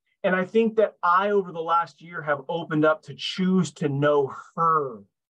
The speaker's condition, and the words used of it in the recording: None; typical speech.